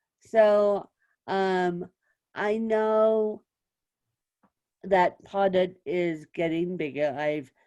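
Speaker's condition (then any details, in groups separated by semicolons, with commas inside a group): Cerebral palsy, mixed, moderate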